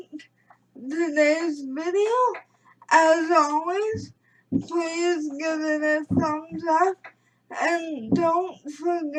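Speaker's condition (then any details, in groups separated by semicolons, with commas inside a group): Cerebral palsy; premature birth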